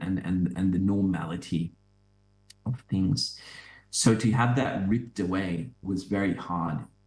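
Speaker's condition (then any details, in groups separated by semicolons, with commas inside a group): No condition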